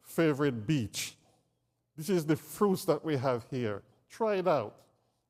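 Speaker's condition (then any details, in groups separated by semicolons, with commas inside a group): No condition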